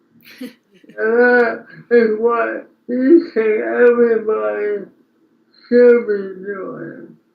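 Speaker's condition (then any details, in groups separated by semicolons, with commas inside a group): Speech impairment after birth surgery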